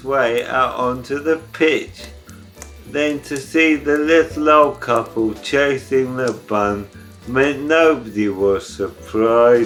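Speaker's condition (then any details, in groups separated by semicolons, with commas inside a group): ALS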